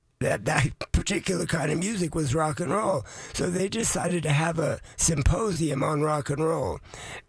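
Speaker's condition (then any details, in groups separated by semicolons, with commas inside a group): Voice changed after vocal cord surgery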